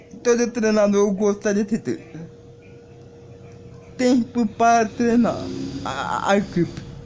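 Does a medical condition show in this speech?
Yes: cerebral palsy.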